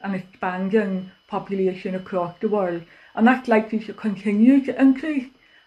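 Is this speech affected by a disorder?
Yes: deafness; cannot use telephone; uses live captions during recording, face-to-face video on Teams helps, face masks hinder communication.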